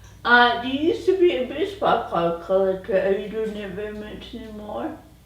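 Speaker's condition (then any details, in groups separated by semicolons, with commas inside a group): Cerebral palsy; present from birth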